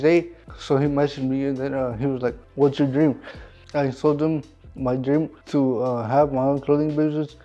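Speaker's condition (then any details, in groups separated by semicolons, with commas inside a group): Cerebral palsy; cerebral palsy, premature birth; aged 23, cannot walk unaided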